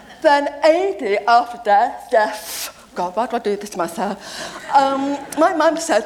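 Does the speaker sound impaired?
Yes: deafness; deaf since age seven, lip reads, deaf family, sister lip-spoke television in childhood; works with interpreters.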